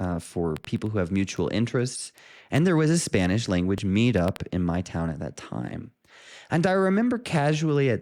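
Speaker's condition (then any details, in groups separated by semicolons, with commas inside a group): No condition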